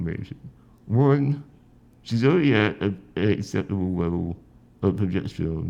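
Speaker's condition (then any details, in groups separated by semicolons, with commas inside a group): Spinal muscular atrophy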